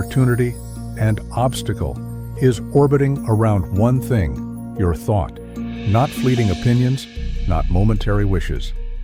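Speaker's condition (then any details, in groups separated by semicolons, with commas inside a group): No condition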